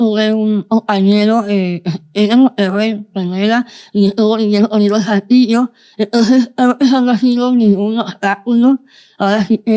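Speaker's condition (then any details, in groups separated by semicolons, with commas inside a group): Moebius syndrome, congenital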